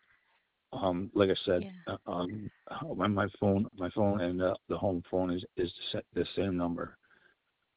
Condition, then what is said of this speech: Stuttering. I'm only going to say no because I stutter.